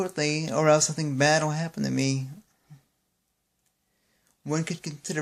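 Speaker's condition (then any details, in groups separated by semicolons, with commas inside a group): Cerebral palsy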